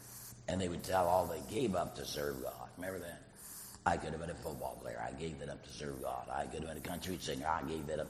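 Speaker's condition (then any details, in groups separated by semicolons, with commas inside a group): Laryngectomy; voice prosthesis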